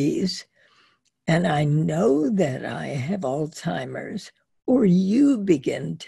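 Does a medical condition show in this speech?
Yes: spasmodic dysphonia.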